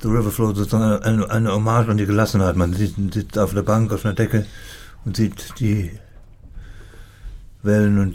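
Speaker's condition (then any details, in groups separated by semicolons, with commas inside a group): Parkinson's disease; brainstem and movement affected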